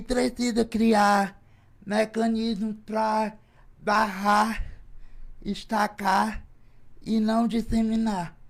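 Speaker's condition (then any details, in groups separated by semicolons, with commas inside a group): Cerebral palsy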